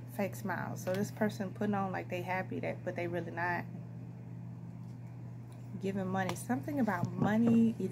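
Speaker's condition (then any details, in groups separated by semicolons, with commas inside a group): No condition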